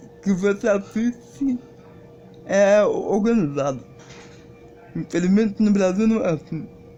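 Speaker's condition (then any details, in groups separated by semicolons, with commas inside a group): Cerebral palsy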